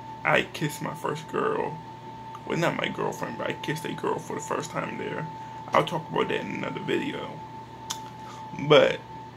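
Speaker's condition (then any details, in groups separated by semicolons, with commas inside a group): Cerebral palsy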